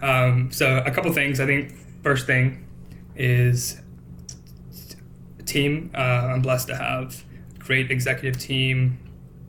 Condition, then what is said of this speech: Stuttering. If I'm stuttering in medical school, even, and anytime I quote unquote slip up, it's automatically attributed to my character.